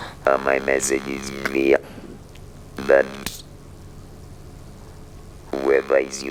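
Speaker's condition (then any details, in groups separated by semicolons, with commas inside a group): Laryngectomy for throat cancer; hoarse voice first, lost voice, speaks with neck device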